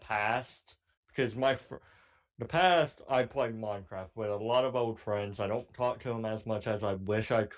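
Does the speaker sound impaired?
Yes: cleft palate; voice sounds deeper than it is, deeper over mic, cannot say certain words, frequent mispronunciations, speech impediment.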